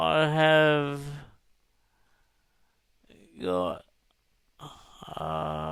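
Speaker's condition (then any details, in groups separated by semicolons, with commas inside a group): Cerebral palsy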